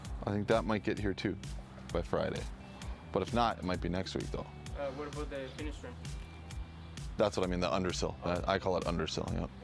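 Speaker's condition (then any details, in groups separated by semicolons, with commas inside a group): No condition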